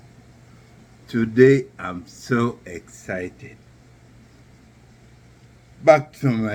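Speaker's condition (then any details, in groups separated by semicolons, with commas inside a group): Neurological disease; affects speech and movement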